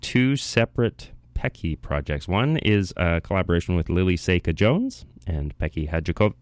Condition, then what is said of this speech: None; typical speech.